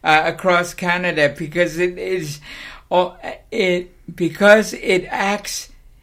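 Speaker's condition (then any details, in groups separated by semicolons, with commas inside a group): Cerebral palsy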